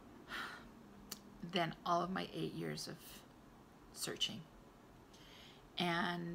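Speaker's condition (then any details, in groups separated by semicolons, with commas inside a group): No condition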